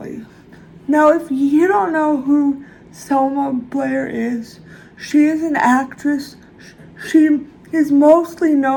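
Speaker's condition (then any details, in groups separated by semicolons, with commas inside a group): Cerebral palsy, severe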